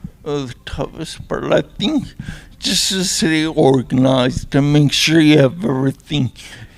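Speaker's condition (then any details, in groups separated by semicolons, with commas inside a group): Traumatic brain injury; motorcycle accident, facial fractures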